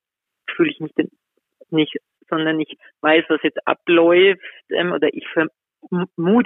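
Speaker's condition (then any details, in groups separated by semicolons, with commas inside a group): Stuttering; stuttering since childhood, worse at school, later turned into silent blocks; very mild symptoms currently; mainly silent blocks, audible gulping clicks as trained escape, mistaken for hiccups, hard blocks; blocks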